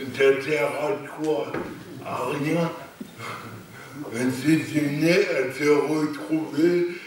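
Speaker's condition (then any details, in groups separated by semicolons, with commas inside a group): Cerebral palsy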